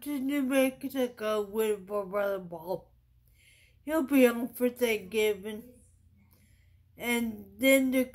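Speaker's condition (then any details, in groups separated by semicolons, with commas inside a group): Traumatic brain injury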